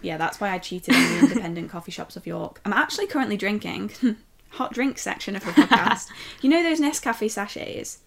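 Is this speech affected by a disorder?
No.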